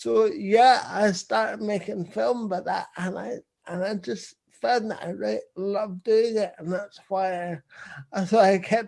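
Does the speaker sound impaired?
Yes: cerebral palsy; visible.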